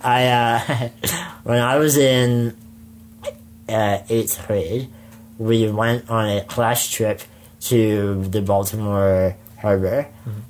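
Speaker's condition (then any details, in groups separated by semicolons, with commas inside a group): Spinal muscular atrophy; congenital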